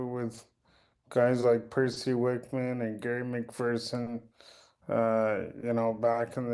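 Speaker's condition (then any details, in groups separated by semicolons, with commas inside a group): Cerebral palsy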